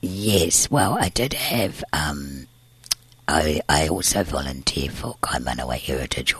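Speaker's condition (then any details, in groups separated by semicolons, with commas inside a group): Tracheostomy and scarred vocal cord, laryngeal cysts, surgical vocal cord scarring; reinserted 18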